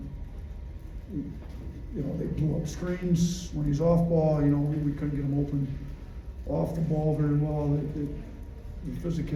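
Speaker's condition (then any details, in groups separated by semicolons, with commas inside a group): No condition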